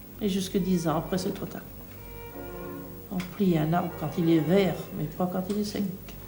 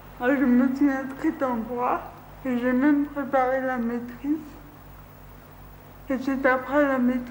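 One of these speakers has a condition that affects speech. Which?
The second: cerebral palsy; from birth, delivery accident, resuscitation, 15 days oxygen; worked hard on intelligibility, improved over time.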